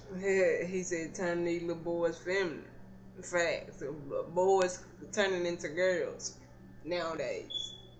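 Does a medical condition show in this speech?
Yes: cerebral palsy; not paralyzed, can stand.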